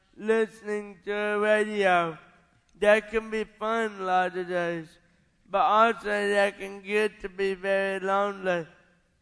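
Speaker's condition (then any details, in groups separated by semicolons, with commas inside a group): Cerebral palsy; onset about 30 to 40 days after birth, caused by parents' lifestyle, not birth defects, lifelong, white plastic braces on both legs in childhood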